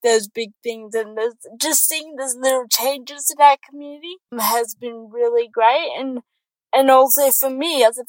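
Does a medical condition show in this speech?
Yes: cerebral palsy; congenital cerebral palsy, born in New Zealand, moved to Australia on doctors' advice.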